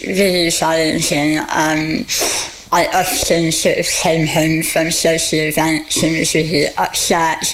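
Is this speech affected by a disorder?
Yes: tongue removal after cancer; squamous cell carcinoma of tongue diagnosed at 26, most of tongue surgically removed; bespoke silicone prosthetic tongue from Guy's and St Thomas' NHS trust, therapist Carolyn Doughty; speech problems after treatment, used speech assistance technology on calls, prosthesis makes speaking easier.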